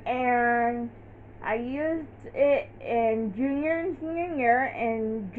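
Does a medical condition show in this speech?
Yes: cerebral palsy.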